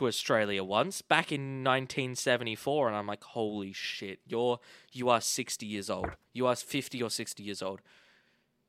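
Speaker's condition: No condition

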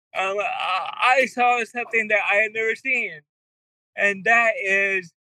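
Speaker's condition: Cerebral palsy; mind thinks faster than can talk

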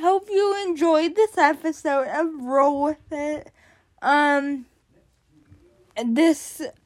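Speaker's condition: Cerebral palsy; neurological, caused by a stroke in the womb, onset before birth

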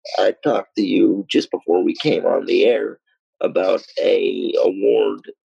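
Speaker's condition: Cerebral palsy, mild

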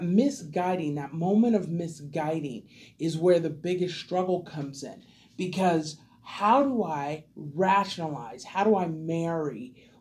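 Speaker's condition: No condition

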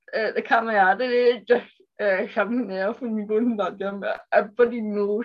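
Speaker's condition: Cerebral palsy; speech impairment

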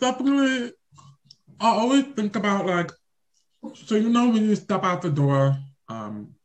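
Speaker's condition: Deaf or hard of hearing; family not fluent in signing

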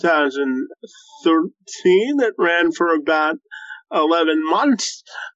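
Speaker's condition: Cerebral palsy, spastic quadriplegia; affects muscle memory

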